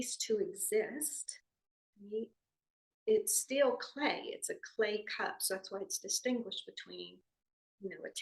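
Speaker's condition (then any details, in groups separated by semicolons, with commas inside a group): No condition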